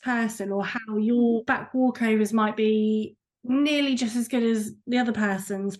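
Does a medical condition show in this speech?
No.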